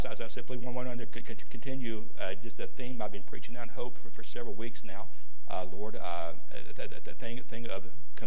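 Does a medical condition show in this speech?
Yes: stuttering; stutter as usual way of talking, recent neck surgery; worse when unwell, mistaken for stroke by Life Squad paramedics; here repeated sounds, repeated words.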